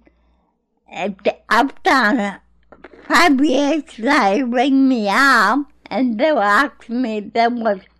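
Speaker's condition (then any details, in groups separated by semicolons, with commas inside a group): Cerebral palsy; born in Greece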